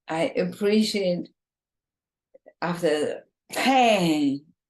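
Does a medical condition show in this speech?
Yes: ALS, bulbar form, bulbar onset.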